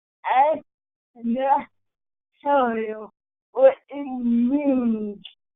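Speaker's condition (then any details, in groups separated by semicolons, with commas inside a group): Cerebral palsy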